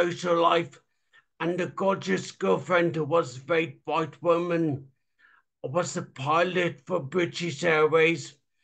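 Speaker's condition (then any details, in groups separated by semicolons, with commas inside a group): Traumatic brain injury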